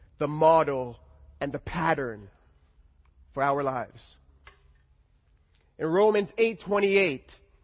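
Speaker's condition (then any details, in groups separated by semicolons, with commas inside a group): No condition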